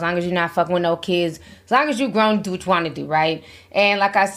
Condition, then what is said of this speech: No condition.